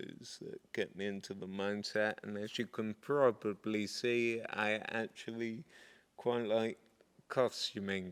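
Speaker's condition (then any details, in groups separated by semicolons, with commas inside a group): Multiple sclerosis; progressive form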